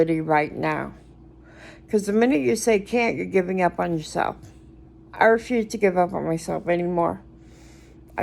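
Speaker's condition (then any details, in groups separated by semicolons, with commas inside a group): Cerebral palsy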